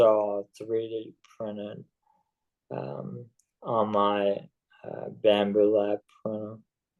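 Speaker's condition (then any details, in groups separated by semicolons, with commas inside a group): ALS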